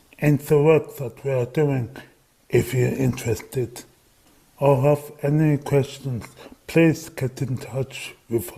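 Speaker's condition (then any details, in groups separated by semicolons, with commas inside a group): Cerebral palsy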